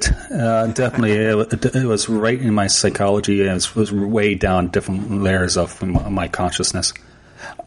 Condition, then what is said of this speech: Stuttering. This is the problem when we have a speech impediment.